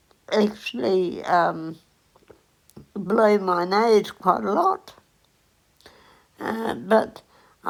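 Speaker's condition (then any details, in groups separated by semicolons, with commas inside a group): Cerebral palsy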